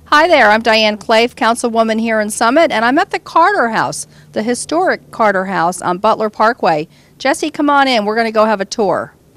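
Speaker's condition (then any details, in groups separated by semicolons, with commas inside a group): No condition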